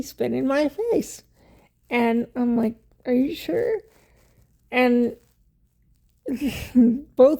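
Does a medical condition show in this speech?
Yes: cerebral palsy; wheelchair user.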